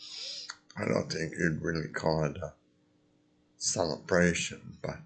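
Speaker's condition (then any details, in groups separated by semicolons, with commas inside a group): Multiple sclerosis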